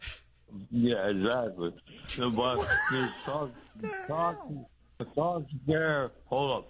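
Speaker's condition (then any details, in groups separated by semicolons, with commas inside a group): Speech impediment; cause unclear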